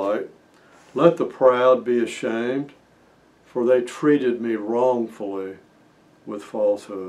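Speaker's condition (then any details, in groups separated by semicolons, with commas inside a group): No condition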